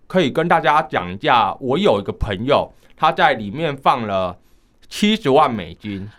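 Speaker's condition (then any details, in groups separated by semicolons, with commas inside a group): Hearing impairment, high-frequency hearing loss; mild, high pitches barely heard, misses teammates' calls without assistive device, uses hand signals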